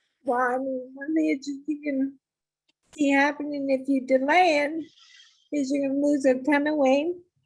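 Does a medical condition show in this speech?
Yes: ALS; losing weight despite eating.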